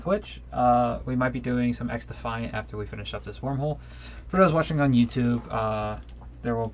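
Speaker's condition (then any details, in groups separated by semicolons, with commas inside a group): No condition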